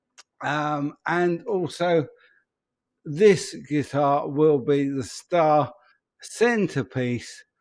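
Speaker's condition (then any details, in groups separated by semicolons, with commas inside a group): ALS; speech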